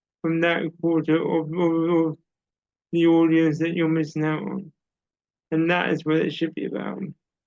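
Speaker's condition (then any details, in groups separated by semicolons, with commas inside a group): Cerebral palsy; audible speech impairment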